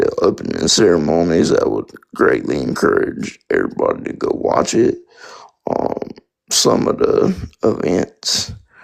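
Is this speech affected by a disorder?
Yes: spastic quadriplegic cerebral palsy.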